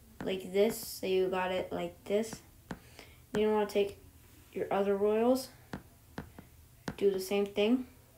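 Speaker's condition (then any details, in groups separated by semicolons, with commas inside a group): No condition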